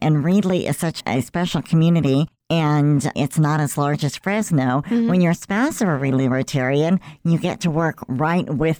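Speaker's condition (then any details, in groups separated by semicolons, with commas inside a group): Cleft lip and palate; present since birth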